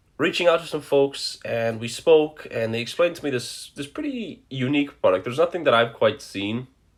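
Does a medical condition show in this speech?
No.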